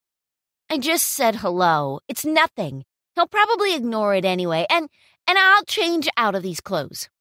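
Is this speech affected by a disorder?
No.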